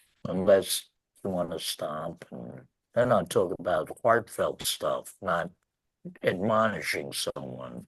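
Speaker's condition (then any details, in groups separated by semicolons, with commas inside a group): Laryngectomy; laryngectomy after throat cancer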